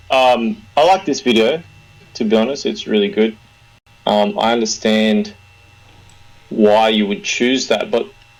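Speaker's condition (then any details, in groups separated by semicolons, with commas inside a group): No condition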